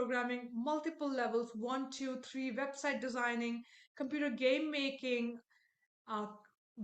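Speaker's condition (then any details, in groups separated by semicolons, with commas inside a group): No condition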